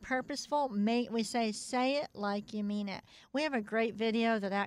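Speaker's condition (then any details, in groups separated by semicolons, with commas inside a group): Cleft palate; cleft palate from birth, extensive speech therapy in childhood; must concentrate to make speech clear enough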